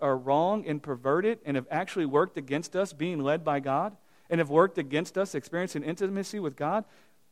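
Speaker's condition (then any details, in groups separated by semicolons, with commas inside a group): No condition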